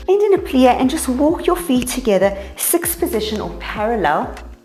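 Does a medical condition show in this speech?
No.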